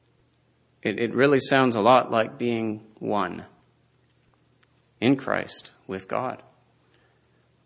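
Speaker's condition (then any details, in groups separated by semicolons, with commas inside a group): No condition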